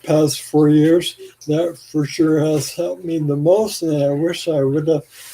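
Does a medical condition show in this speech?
Yes: ALS; arms, neck and throat affected; 4 years since diagnosis, 14 years since symptom onset; increasing slurring, saliva and phlegm buildup, frequent swallowing, tired voice.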